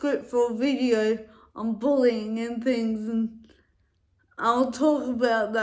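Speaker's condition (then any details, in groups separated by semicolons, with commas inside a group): Cerebral palsy; affects walking and speech, dribbling, falls; childhood speech therapy, speaking takes concentration, mostly speaks well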